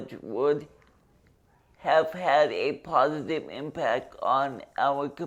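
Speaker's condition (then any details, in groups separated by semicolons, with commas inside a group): Cerebral palsy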